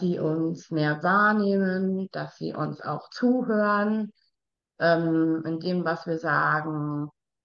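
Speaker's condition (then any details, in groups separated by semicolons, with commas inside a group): Down syndrome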